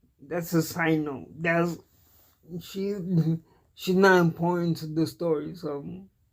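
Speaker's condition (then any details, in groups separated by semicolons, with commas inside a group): Cerebral palsy; cannot walk, uses wheelchair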